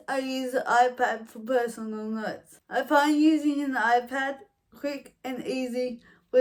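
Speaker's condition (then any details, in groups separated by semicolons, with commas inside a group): Cerebral palsy, mild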